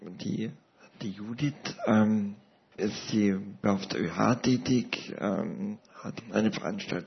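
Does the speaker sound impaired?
Yes: paralysis with ventilator dependence; paralysis since seventh month of life, ventilator since 2006.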